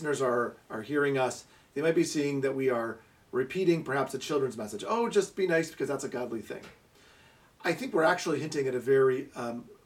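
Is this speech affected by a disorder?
No.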